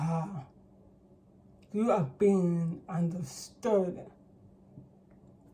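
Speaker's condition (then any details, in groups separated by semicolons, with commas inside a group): Cerebral palsy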